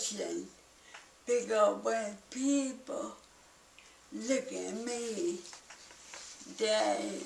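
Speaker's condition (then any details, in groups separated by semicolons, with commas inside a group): Cerebral palsy; balance and speech most affected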